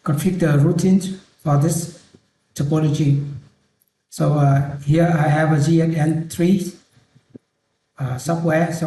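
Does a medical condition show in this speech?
No.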